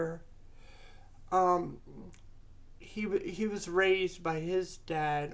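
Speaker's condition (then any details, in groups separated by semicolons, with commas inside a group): Cerebral palsy; present from birth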